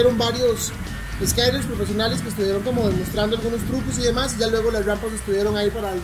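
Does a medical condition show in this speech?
No.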